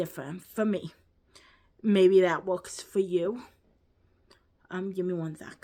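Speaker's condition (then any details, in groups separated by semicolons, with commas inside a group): Cerebral palsy; lifelong, ankle-foot orthoses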